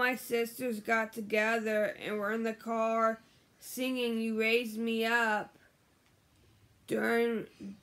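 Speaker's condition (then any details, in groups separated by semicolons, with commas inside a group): Brain injury; memory problems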